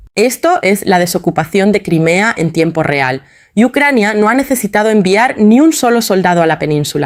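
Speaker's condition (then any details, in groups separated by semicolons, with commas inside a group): No condition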